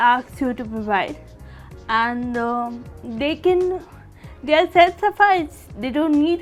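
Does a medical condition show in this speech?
Yes: cerebral palsy; since early childhood, childhood physical and occupational therapy; about 22 years under developmental care.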